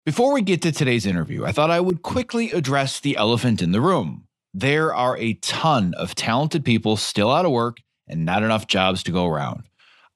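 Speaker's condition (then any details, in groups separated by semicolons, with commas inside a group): No condition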